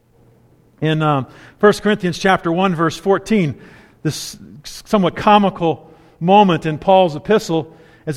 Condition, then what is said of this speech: None; typical speech.